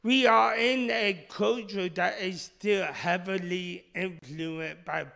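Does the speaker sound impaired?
Yes: speech impediment; initially misdiagnosed.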